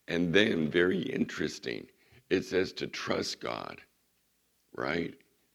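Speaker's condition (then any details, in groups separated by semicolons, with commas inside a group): Vocal cord surgery recovery; resting voice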